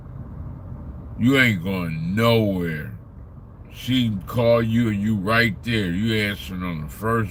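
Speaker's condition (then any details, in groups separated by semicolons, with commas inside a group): Slurred speech; still slurs words occasionally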